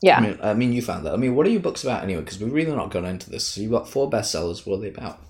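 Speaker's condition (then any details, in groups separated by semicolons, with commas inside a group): No condition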